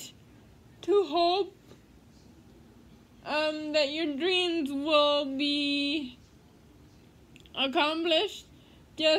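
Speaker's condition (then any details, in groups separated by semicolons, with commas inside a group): Cerebral palsy; speech therapy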